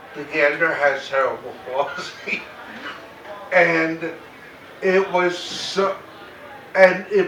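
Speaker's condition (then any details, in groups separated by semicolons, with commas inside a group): Cerebral palsy; very mild form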